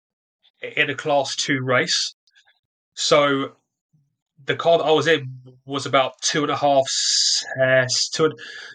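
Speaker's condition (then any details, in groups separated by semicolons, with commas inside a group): Stutter; developmental, onset early childhood, lifelong, more severe during trial, barely able to speak first six months in prison; stutters during this interview; ignores disfluencies and keeps talking, media presence trained as main focus; prolonged sounds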